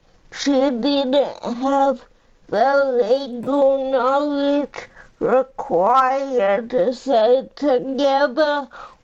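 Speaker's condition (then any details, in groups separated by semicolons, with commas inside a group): Cerebral palsy; uses a power chair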